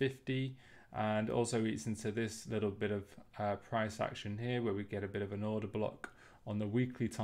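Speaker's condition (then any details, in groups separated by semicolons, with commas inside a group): No condition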